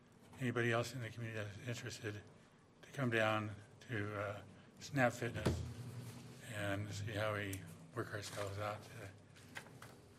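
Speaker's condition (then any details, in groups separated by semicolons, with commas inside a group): Parkinson's disease; boxing-type training at Snap Fitness, Southwest Parkinson's Fitness Program, overseen by Dan Dale with SUU students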